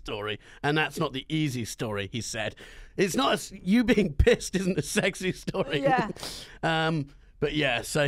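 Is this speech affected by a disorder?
No.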